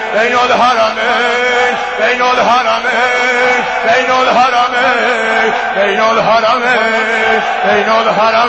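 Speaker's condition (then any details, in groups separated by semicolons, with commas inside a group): No condition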